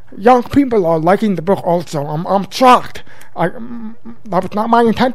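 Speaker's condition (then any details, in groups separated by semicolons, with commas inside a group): Profound deafness since birth; congenital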